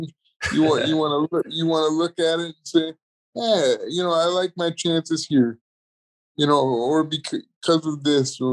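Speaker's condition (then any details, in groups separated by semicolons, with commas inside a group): Cerebral palsy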